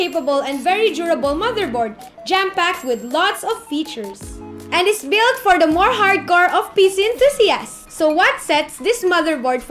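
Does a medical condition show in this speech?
No.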